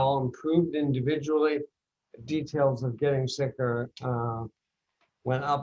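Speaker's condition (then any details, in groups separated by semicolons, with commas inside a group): Bulbar onset ALS; recently diagnosed, mild bulbar symptoms; speech affected, sounds slightly drunk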